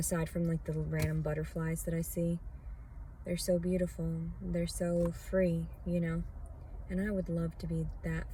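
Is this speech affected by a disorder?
No.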